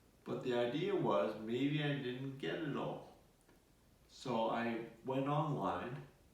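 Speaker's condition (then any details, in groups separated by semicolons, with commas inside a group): Multiple sclerosis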